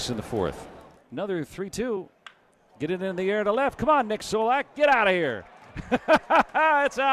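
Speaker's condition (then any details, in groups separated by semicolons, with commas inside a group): No condition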